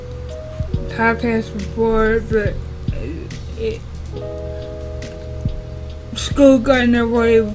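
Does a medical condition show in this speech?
Yes: cerebral palsy; wheelchair user, placed in special needs classes, told would not be able to read.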